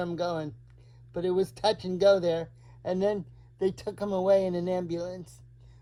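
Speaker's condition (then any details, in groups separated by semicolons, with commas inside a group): Cerebral palsy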